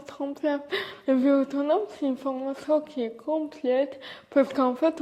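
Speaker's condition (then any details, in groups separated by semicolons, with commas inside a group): Cerebral palsy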